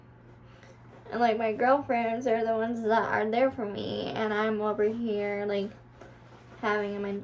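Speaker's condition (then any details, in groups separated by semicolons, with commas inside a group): Cerebral palsy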